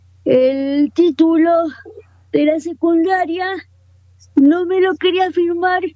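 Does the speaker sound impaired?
Yes: cerebral palsy, quadriparesis; wheelchair user.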